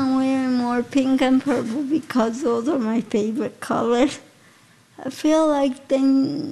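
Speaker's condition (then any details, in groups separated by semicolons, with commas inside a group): Spastic quadriplegic cerebral palsy; affects all four limbs, needs assistance with physical tasks, cognition normal; home in north suburban Zion renovated to accommodate needs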